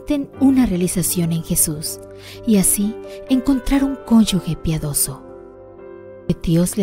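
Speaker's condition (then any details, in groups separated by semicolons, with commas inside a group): No condition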